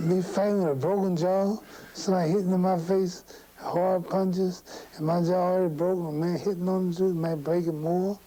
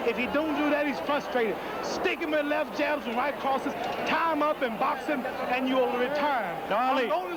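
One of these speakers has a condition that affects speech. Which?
The first: Parkinson's syndrome; no tremor, no physical weakness.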